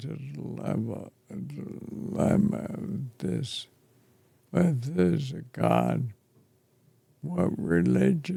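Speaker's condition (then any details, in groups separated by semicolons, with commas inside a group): ALS; affects chest and throat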